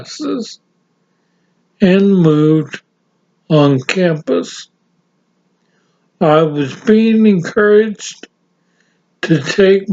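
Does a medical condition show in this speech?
Yes: severe brain injury; severe, ataxia.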